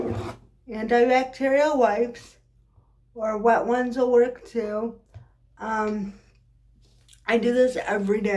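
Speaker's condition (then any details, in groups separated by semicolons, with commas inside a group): Cerebral palsy; occasional swallowing problems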